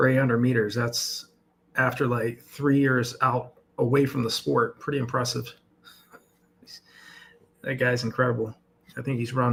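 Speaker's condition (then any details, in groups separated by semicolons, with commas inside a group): No condition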